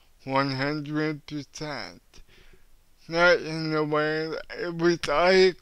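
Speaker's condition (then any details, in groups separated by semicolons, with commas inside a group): Cerebral palsy; cannot walk, uses wheelchair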